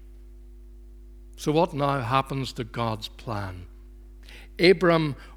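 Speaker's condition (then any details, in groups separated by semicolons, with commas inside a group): No condition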